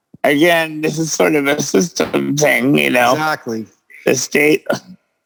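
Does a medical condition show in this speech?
Yes: cerebral palsy; present since birth.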